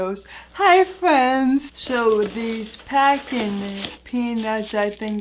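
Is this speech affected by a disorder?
Yes: anoxic brain injury; voice sounds affected by injury.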